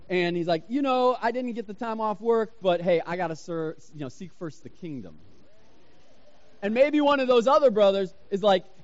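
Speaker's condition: No condition

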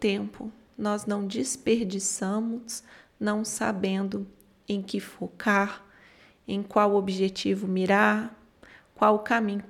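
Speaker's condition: No condition

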